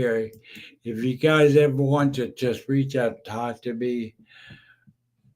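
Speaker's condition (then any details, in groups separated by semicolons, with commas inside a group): Brain injury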